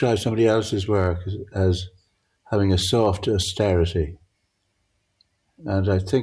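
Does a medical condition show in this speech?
Yes: Parkinson's; grouped objects merge together.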